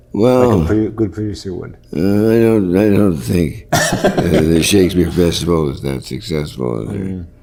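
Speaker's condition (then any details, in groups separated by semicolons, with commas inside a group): Parkinson's; worsening, often debilitating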